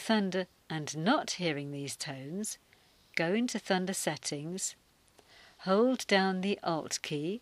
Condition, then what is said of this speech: None; typical speech.